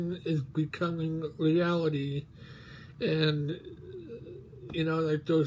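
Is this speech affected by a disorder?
Yes: mobius syndrome.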